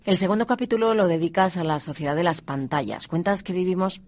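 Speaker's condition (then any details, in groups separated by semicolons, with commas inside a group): No condition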